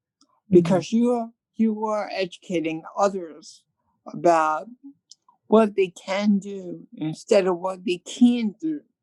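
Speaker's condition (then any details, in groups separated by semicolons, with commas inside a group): Cerebral palsy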